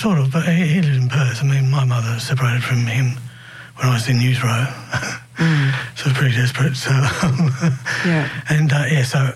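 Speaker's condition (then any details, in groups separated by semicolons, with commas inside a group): Young onset Parkinson's; diagnosed Nepean Hospital, ice hockey head blow suspected trigger, both hands affected; about 27 years since diagnosis, deep brain stimulation power pack, two brain electrodes, no visible symptoms; voice affected, host says clearly understood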